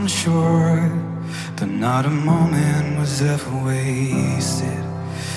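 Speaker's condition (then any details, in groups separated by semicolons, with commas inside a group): No condition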